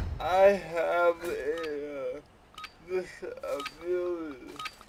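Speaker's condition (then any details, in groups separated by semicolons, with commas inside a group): Cerebral palsy; one hand affected; atypical speech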